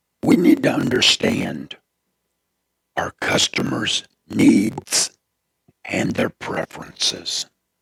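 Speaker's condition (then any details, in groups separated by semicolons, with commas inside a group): Throat cancer; raspy voice, speaks slightly different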